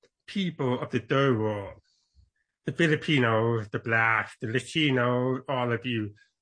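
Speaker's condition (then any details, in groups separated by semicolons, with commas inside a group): Born deaf; congenital deafness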